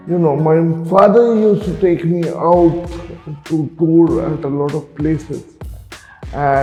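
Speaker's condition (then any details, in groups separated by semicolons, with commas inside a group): Cerebral palsy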